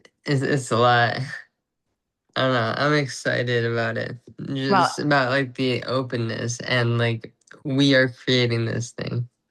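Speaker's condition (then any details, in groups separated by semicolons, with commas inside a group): Traumatic brain injury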